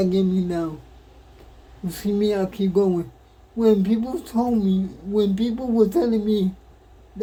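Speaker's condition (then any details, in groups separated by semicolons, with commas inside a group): Cerebral palsy; cannot walk, uses wheelchair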